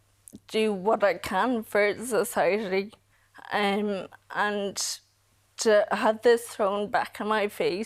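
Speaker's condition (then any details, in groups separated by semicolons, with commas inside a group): Friedreich's ataxia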